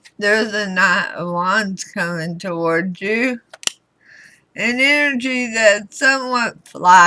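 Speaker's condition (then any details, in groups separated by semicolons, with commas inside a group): Throat cancer radiation damage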